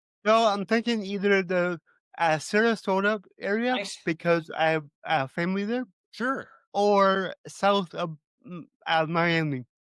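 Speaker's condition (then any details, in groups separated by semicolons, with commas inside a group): Cerebral palsy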